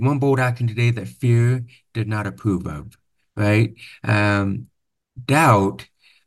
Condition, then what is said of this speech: Deafness. That's because I was born with a very severe hearing loss and had over 13 years of speech therapy.